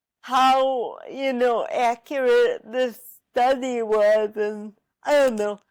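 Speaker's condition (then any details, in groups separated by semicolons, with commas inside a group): Cerebral palsy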